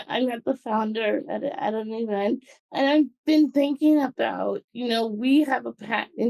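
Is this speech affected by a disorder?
Yes: cerebral palsy; mobility issues, typing very laborious; diagnosed at one year old.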